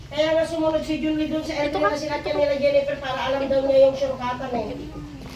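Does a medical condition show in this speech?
No.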